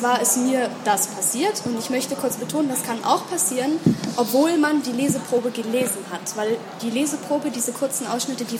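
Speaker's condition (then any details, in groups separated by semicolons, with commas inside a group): No condition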